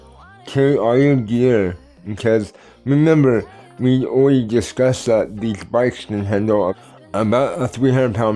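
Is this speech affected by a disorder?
Yes: cerebral palsy; tends to mess up words.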